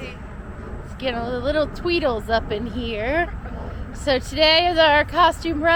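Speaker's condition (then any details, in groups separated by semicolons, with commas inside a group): No condition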